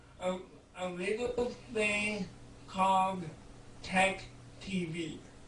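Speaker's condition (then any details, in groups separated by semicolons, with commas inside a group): Cerebral palsy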